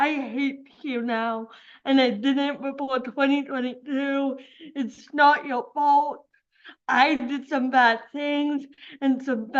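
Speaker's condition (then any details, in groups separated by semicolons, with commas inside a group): Cerebral palsy; affects speech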